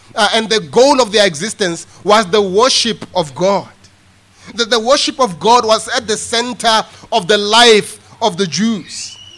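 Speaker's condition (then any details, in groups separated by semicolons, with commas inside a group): No condition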